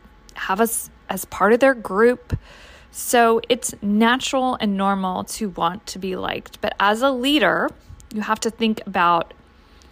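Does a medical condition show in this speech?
No.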